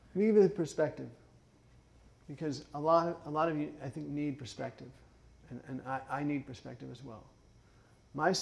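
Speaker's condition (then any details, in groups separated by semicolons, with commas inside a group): Parkinson's; cognitive issues, impaired multitasking and judgment, fatigue, stopped working as lawyer at 48; some speech issues, ice water harms vocal cords, drinks warm water, speech therapy judged unnecessary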